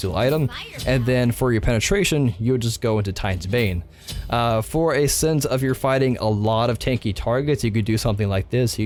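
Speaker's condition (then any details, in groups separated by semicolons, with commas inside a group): No condition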